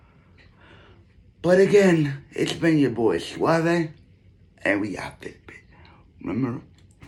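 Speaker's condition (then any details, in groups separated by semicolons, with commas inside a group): Cerebral palsy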